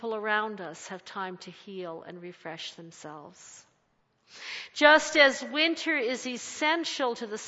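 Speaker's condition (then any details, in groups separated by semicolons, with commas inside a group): No condition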